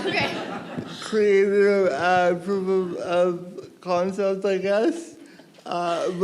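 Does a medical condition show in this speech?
Yes: cerebral palsy.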